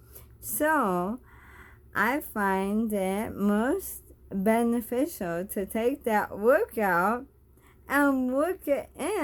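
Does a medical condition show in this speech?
Yes: bulbar ALS; bulbar onset in lip and tongue.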